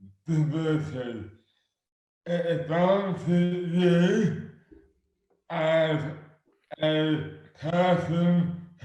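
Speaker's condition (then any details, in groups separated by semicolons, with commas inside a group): Dystonia; affects hands and speech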